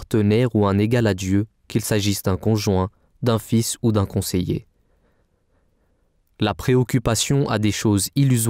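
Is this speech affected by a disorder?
No.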